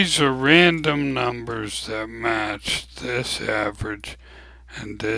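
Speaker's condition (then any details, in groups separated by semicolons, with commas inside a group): ALS; abnormally slow voice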